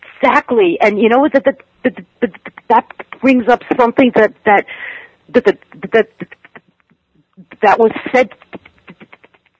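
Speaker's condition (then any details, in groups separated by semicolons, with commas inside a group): Stuttering; stuttering at ages 10 to 15; ongoing stuttering, attends NSA stuttering conferences; stays with stutter rather than changing words, speech tools mentally exhausting, hard to focus on message; repeated sounds, repeated words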